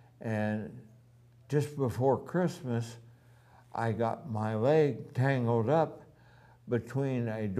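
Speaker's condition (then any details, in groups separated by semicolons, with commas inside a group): Ataxia; voice somewhat affected since last year, voice therapy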